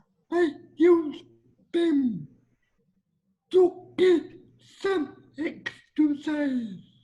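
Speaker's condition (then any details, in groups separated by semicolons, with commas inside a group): Cerebral palsy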